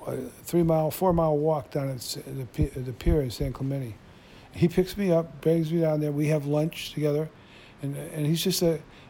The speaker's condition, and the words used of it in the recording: Parkinson's disease. That's, you know, that was, it was, I don't want to stutter too much for you, but it was just Parkinson's.